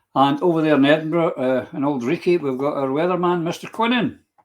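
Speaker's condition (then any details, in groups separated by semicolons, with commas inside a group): No condition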